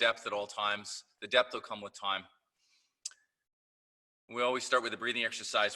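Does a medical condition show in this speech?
No.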